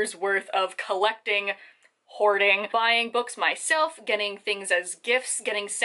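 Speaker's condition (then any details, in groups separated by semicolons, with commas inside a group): No condition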